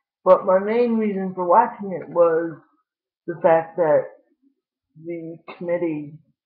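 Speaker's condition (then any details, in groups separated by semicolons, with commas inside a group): Cerebral palsy; lifelong, wheelchair user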